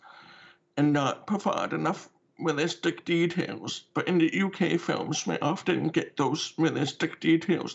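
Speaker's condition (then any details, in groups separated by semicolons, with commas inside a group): Deafness with cochlear implant; once damaged by water from hose and repaired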